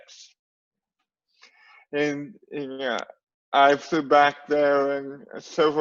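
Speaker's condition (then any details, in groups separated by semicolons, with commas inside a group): Cerebral palsy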